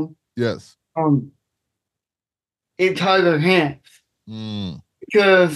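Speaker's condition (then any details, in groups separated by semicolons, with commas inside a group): Cerebral palsy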